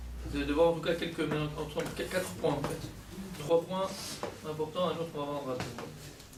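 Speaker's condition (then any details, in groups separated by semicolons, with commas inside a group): No condition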